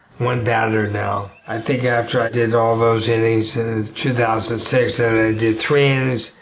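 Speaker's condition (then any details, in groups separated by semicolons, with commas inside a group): ALS; 7 years after onset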